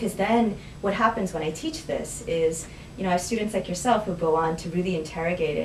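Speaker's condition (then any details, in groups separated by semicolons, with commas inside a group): No condition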